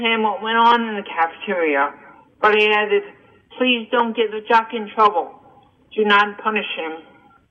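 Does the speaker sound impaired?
Yes: cerebral palsy and hearing loss; congenital cerebral palsy and hearing loss from birth, seen by 7-9 doctors in New Jersey, told would never walk.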